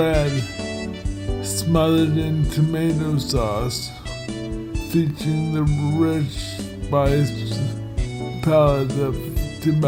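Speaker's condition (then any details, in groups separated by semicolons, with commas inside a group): Multiple sclerosis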